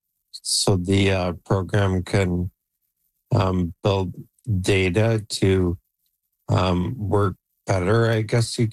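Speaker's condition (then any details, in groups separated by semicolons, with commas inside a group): ALS; onset 2022 with left leg freezing, age 48, Neuralink N1 brain implant since May; progressing, voice declining, N1 implant about three months, controls computer by thought; voice deteriorating, voice banked with 11 Labs AI, future speech via Neuralink-controlled computer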